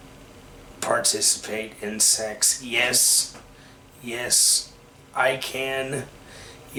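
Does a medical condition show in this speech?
Yes: cerebral palsy; takes medication.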